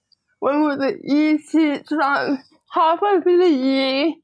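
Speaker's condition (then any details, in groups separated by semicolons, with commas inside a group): Cerebral palsy; spastic diplegia, both legs affected, hands mildly affected, found not developing properly, early intervention therapy; speech a bit odd, typing easier, computer full-time for schoolwork since grade one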